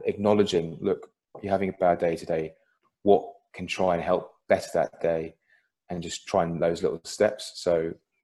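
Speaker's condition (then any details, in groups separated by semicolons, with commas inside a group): Stutter; worsened markedly during period of severe anxiety and paranoia; on antidepressants, psychotherapy with therapist in Bristol funded by RPA, after Cognacity consultation, improving; stuttering increased a lot when anxiety symptoms were at their worst; prolonged sounds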